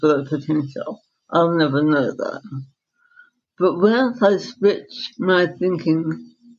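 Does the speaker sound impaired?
Yes: dystonia, secondary to encephalitis.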